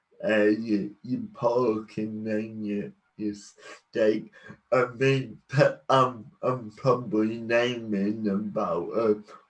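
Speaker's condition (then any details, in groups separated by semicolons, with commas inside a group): Cerebral palsy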